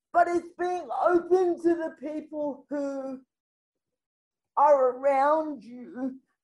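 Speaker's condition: Spastic quadriplegic cerebral palsy

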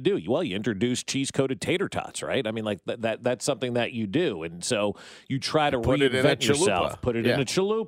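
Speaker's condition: No condition

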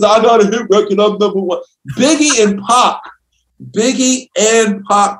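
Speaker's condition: No condition

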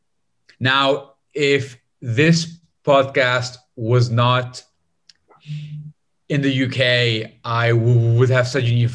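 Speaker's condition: Stutter; lifelong stutter, breathing technique from speech course also done by Gareth Gates, joined Toastmasters; still stutters in six languages, controls stutter with breathing technique; debilitating stutter, avoided speaking about 25 years, stutter evident when speaking, pauses resemble internet lag; blocks

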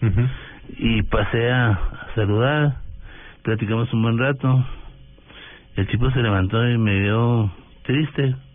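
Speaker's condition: Parkinson's disease; onset after returning to Bogotá

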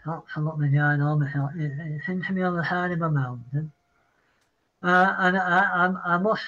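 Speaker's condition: Parkinson's; apologizes mid-sentence

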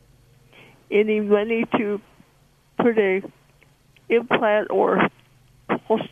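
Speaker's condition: Cerebral palsy; spastic muscles, two broken front teeth capped by dentist after fall years ago; hurting as usual, capped front tooth area turning black, roots likely dying, extraction proposed, no implant

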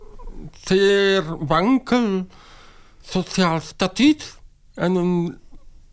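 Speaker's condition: Deafness, acquired, after meningitis, severe; speech therapy in childhood, can speak, formerly relied on lip-reading, now uses sign language interpreter

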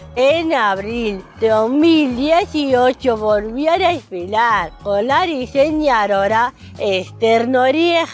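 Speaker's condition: Down syndrome; intellectual disability; age 32

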